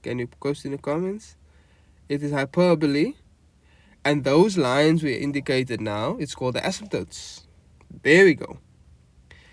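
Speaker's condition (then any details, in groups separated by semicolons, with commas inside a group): No condition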